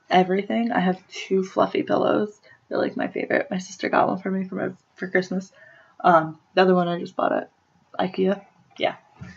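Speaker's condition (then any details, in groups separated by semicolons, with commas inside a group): No condition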